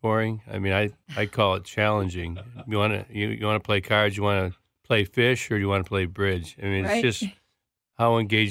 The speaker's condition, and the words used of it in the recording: Parkinson's disease. Like I have to do speech therapies and, you know, so before I go on the air sometimes.